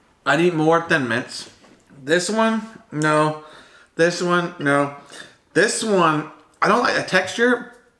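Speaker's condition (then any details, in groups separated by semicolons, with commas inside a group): No condition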